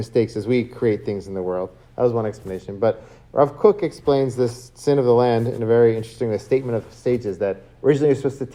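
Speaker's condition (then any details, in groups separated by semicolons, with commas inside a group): No condition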